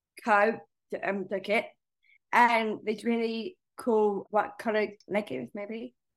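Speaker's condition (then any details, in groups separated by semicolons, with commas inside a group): Down syndrome; major heart surgery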